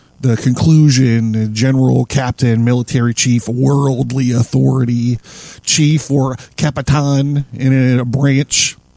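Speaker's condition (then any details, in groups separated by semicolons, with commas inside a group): No condition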